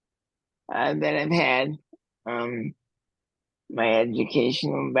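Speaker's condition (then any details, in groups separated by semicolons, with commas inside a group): Cerebral palsy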